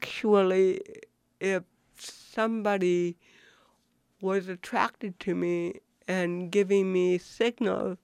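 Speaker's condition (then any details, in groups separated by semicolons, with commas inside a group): Cerebral palsy; affects way of talking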